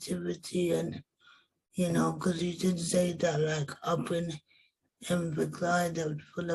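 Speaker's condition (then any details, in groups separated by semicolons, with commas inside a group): Cerebral palsy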